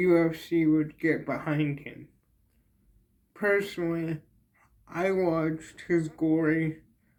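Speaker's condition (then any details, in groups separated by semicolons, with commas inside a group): Cerebral palsy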